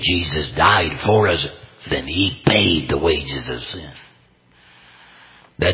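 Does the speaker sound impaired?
Yes: total laryngectomy, complete laryngectomy, voice prosthesis; unusual tone of voice, may sound painful to listeners, no pain speaking, understandable with careful listening.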